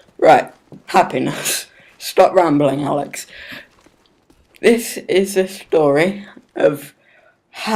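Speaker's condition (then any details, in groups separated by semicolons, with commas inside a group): Cerebral palsy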